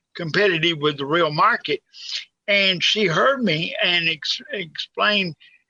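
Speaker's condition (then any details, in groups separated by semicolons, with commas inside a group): Cerebral palsy; quadriplegic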